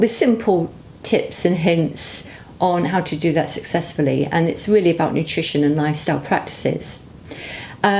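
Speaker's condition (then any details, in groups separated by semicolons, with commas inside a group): No condition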